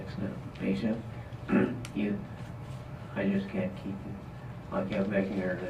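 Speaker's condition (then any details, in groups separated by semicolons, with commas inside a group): Parkinson's disease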